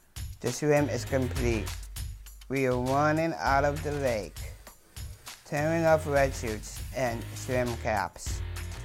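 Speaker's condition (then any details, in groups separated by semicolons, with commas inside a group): Down syndrome, trisomy 21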